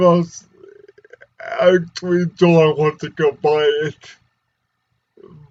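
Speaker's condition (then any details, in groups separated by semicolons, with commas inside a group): Cerebral palsy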